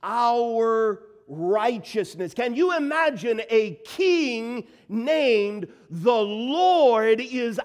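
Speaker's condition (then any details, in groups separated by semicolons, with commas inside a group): No condition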